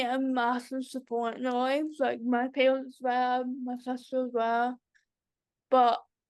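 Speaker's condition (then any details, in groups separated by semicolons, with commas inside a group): Cerebral palsy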